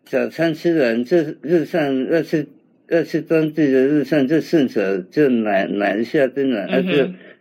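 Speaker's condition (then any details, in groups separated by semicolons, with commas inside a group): Oral cancer; lower jaw oral cancer, both-side neck node swelling, betel nut chewing 10-20 years, onset 44-45; stage four at diagnosis, over three years since, dentist then oral surgery referral, had surgery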